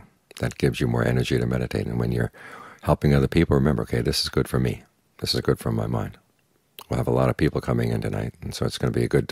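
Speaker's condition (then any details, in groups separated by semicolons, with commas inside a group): No condition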